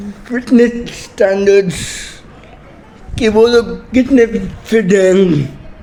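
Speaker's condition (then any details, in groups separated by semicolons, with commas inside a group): Cerebral palsy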